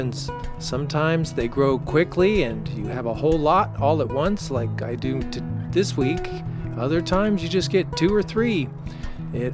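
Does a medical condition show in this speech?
No.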